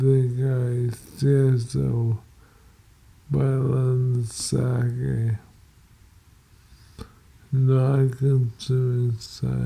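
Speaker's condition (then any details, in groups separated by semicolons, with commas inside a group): Multiple sclerosis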